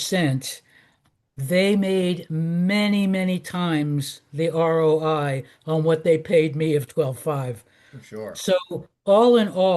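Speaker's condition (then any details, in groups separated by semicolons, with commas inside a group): No condition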